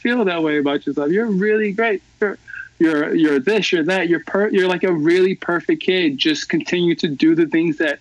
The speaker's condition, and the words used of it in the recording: Stuttering. Because at any moment, I know that I could go back to stuttering.